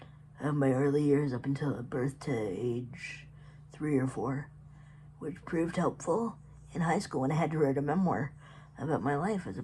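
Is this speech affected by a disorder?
Yes: cerebral palsy; predominantly physical.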